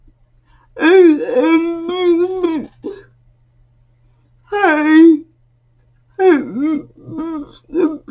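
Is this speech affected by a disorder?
Yes: cerebral palsy.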